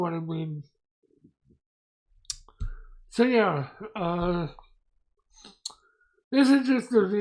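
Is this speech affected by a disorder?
Yes: mobius syndrome.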